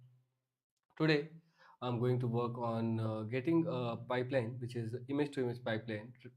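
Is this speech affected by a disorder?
No.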